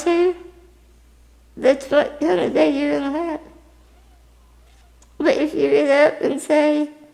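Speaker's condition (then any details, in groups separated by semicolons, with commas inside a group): Spinal muscular atrophy type 2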